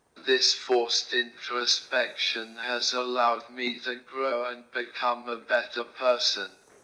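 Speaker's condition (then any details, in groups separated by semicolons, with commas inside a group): Motor neurone disease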